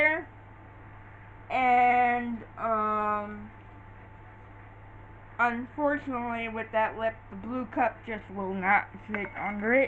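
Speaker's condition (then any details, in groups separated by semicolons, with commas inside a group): Cerebral palsy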